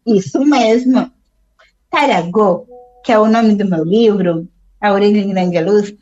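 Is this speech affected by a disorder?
Yes: Down syndrome; on phone line during radio interview.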